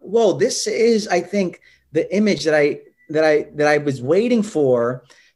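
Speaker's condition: No condition

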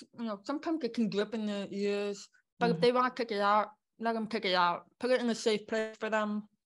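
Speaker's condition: Born deaf; congenital deafness

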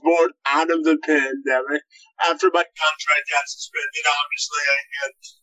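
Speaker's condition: Cerebral palsy, spastic quadriplegia

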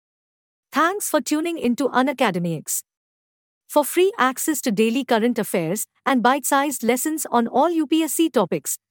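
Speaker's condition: No condition

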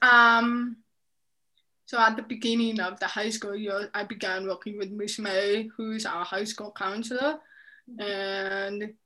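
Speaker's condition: Deafness, profound, severe; left cochlear implant processor, right hearing aid, FM system, lip reads, masks hinder lip reading

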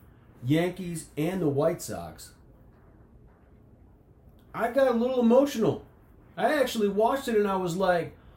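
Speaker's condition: No condition

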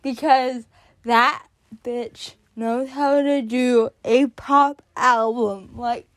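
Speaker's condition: Cerebral palsy; neurological

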